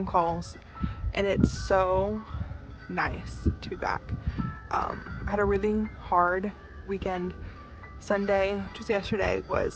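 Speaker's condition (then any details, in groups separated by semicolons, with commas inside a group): No condition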